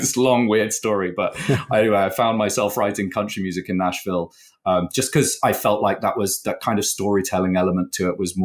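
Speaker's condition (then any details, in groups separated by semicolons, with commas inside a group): No condition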